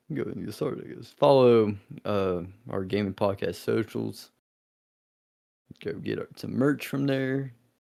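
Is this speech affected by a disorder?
No.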